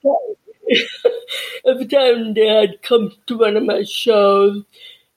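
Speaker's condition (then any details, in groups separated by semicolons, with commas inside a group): Deafness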